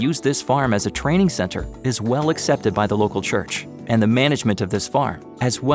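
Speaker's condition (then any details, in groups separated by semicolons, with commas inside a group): No condition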